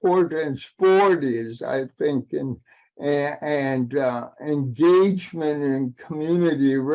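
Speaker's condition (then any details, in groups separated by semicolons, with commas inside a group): Cerebral palsy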